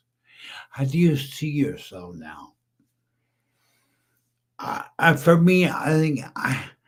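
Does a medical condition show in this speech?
Yes: brain injury.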